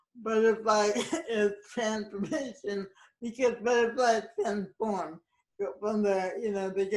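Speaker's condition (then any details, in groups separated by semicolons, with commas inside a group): Cerebral palsy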